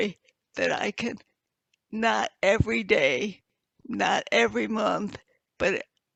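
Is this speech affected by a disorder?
Yes: multiple sclerosis; quadriplegic.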